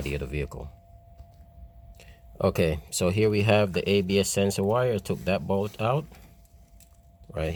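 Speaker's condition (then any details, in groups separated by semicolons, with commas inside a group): No condition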